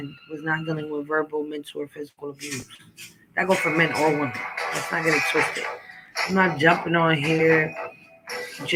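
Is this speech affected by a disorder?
No.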